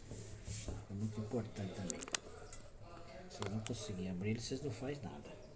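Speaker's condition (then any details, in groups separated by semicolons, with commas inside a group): No condition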